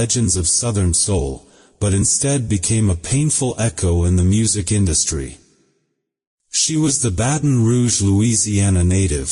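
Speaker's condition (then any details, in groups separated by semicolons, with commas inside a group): No condition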